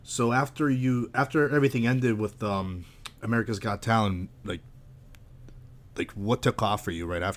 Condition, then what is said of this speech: No condition.